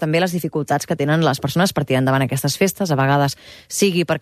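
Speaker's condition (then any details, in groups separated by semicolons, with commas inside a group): No condition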